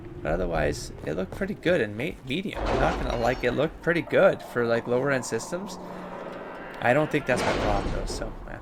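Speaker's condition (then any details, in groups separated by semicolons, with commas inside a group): No condition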